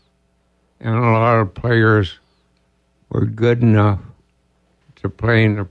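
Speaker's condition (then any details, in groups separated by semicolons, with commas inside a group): ALS; diagnosed about two years ago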